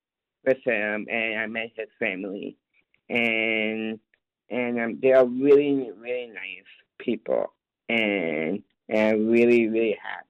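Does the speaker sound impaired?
Yes: Down syndrome; lives independently, describes self as very capable.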